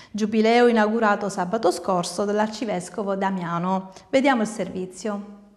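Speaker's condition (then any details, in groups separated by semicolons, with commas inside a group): No condition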